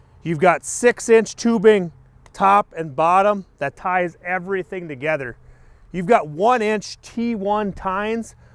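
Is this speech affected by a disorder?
No.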